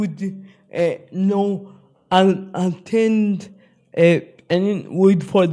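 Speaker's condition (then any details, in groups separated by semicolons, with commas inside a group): Spastic cerebral palsy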